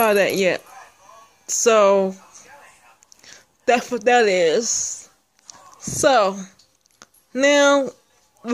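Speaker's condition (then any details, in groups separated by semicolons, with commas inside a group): Speech impairment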